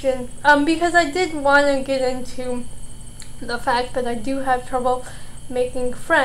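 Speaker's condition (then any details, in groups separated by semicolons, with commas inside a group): Cerebral palsy, mild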